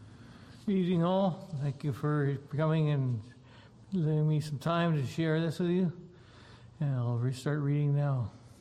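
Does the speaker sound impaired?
Yes: Parkinson's disease; damaged brain area no longer produces dopamine, memory and balance difficulties.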